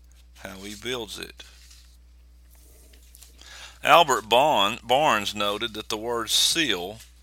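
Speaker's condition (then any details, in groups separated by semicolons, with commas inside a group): No condition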